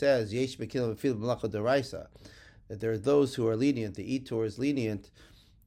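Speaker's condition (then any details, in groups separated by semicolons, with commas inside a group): No condition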